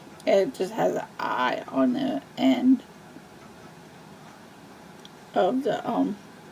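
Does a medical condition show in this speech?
Yes: cerebral palsy.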